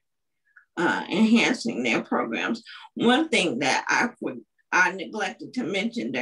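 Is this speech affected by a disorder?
Yes: cerebral palsy; uses wheelchair.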